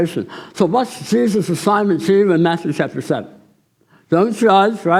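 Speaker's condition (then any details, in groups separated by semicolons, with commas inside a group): Tongue cancer surgery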